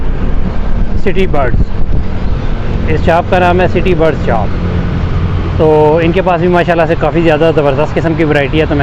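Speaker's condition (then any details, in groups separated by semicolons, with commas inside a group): No condition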